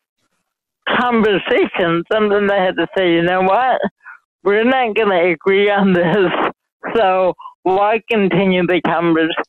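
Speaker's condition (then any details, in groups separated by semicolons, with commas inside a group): Mild cerebral palsy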